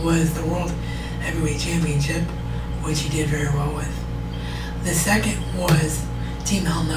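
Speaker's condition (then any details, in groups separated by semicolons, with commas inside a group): Cerebral palsy; wheelchair bound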